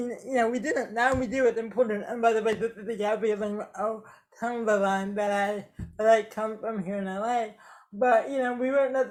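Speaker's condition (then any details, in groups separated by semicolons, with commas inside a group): Cerebral palsy; affects speech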